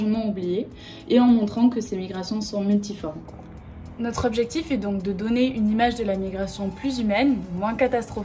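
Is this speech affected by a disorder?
No.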